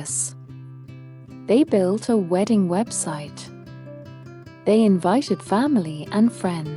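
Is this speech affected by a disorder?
No.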